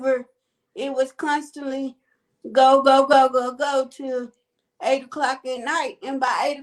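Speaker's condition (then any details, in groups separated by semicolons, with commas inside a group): Cerebral palsy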